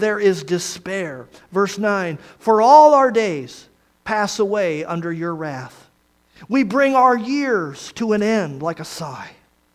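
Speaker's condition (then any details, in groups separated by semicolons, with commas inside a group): No condition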